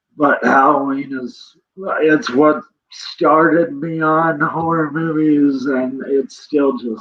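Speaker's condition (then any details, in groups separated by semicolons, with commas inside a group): Cerebral palsy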